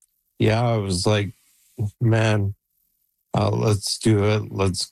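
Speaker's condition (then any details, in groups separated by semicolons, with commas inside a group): ALS; onset 2022 with left leg freezing, age 48, Neuralink N1 brain implant since May; progressing, voice declining, N1 implant about three months, controls computer by thought; voice deteriorating, voice banked with 11 Labs AI, future speech via Neuralink-controlled computer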